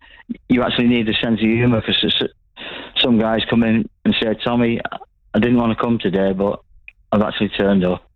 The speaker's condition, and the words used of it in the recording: Parkinson's disease. I'm finding some issues trying to find the words to actually come out of my mouth.